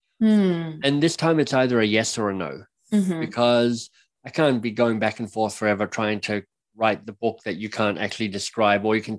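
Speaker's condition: Cleft lip and palate; surgery as a child

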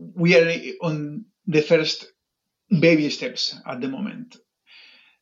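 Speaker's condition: Stuttering; stuttering since age 5, chronic and lifelong, many speech and language therapists over the years; about 2 to 5 years of daily practice talking to 200 people, controlled stuttering technique; could not say own name properly until late 20s, now uses a trained speaking style; prolonged sounds

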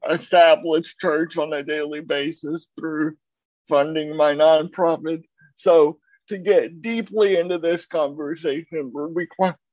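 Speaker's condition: Cerebral palsy; uses a wheelchair

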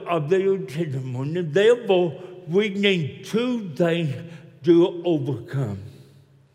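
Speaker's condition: Cerebral palsy; Arkansas

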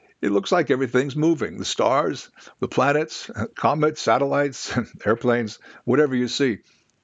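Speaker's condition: No condition

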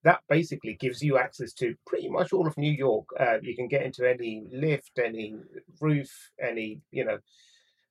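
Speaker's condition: No condition

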